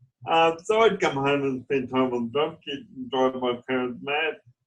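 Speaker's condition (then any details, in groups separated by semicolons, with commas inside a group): Cerebral palsy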